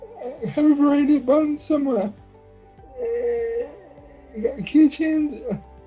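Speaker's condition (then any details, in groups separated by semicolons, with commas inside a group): Cerebral palsy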